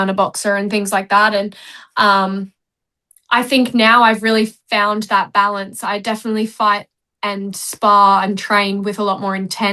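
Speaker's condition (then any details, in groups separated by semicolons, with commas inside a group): No condition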